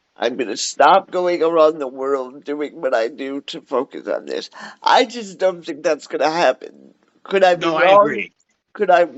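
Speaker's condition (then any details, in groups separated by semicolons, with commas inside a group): Cerebral palsy; cerebral palsy, wheelchair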